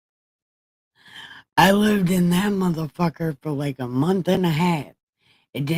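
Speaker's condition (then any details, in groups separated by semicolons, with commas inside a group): Brain injury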